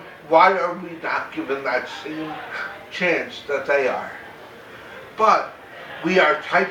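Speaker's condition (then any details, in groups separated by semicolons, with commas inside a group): Cerebral palsy; very mild form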